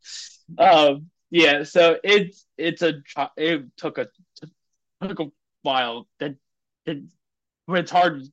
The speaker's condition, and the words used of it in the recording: Stuttering. Though I may look tense, it's just me getting stuck.